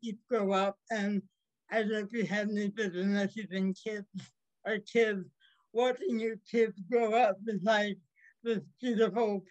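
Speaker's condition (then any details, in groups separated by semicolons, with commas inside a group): Cerebral palsy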